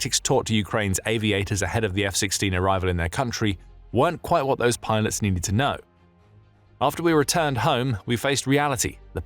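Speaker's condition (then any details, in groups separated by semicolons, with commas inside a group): No condition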